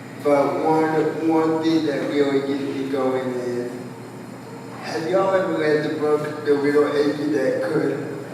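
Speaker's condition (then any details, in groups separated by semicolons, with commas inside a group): Cerebral palsy, spastic quadriplegia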